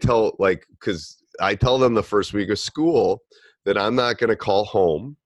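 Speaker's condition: No condition

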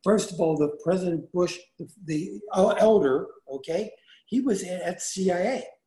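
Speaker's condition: Aphasia after stroke; still improving daily, very tired every evening

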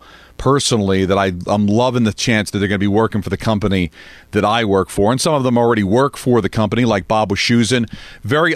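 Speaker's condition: No condition

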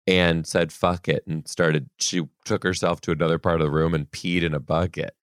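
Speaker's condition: No condition

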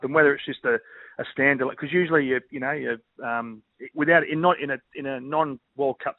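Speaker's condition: No condition

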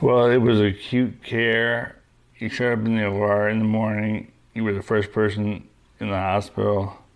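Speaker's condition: Young-onset Parkinson's disease; diagnosed at 38, hereditary form, right-side hand weakness, freezing, 5 years medication, then deep brain stimulator; daily exercise, Peloton bike

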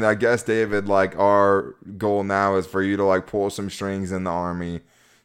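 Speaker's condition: No condition

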